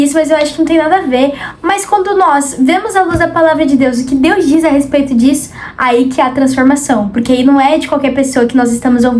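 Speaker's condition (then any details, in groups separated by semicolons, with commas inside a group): No condition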